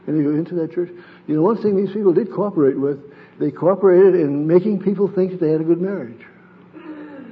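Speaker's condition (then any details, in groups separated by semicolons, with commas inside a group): Parkinson's disease; sleep disrupted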